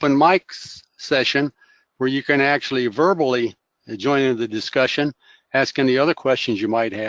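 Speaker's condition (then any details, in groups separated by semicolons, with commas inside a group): No condition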